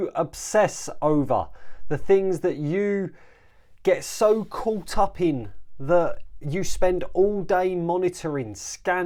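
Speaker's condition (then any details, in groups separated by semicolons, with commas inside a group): No condition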